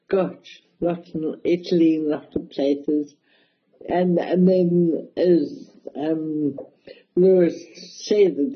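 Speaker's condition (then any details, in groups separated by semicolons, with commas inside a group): Cerebral palsy, mild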